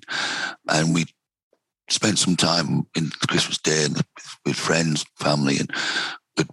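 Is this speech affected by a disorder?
Yes: vocal cord cancer, head and neck cancer, right vocal cord; right vocal cord carcinoma, stage three, 50 mm tumour, onset about 51, debulked not excised, chemoradiotherapy; three years out of treatment, no recurrence; normal voice kept, earlier voice croaky, weak, vanishing, breathing restricted, night choking, difficult intubation.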